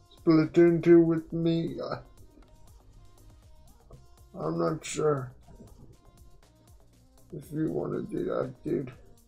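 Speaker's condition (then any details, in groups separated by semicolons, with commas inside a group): Quadriplegic cerebral palsy; uses one hand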